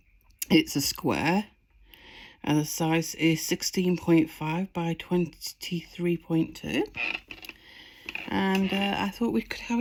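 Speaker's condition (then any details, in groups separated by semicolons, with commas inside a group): No condition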